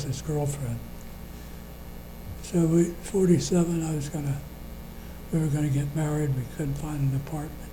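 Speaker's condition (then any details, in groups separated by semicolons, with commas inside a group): Parkinson's disease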